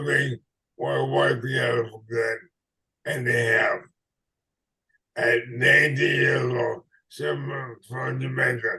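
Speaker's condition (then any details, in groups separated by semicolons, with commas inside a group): ALS/MND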